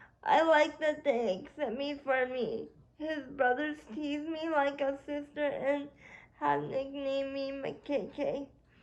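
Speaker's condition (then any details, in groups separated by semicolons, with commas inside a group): Cerebral palsy; spastic quadriplegia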